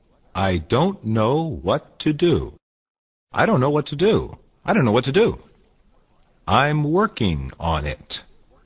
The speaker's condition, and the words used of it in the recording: No condition.